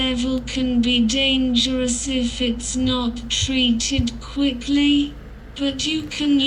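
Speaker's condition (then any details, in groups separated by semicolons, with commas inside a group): Cerebral palsy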